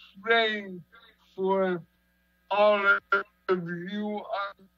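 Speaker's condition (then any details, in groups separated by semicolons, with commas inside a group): Cerebral palsy; 37 years, long-term care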